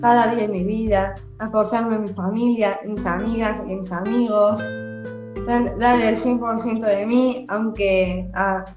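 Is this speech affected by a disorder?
Yes: Down syndrome; from birth.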